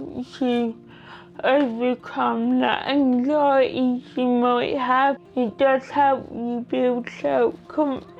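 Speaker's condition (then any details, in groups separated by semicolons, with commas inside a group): Cerebral palsy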